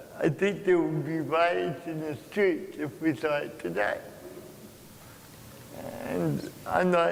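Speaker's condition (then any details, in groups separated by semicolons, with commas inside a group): Cerebral palsy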